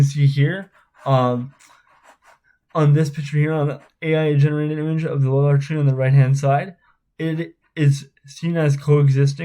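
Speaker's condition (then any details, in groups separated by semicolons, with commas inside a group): Spastic cerebral palsy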